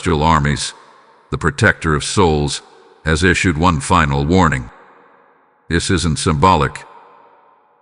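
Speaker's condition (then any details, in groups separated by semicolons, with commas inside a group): No condition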